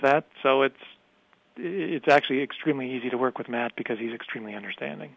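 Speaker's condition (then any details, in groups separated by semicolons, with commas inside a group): No condition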